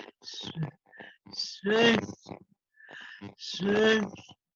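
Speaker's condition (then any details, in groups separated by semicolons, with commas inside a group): ALS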